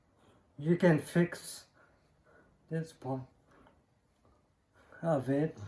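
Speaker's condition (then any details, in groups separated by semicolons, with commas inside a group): Cerebral palsy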